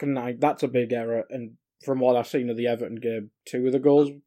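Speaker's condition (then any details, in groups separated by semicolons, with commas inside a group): No condition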